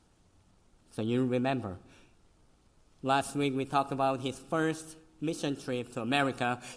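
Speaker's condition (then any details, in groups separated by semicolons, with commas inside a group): Cleft lip and palate, severe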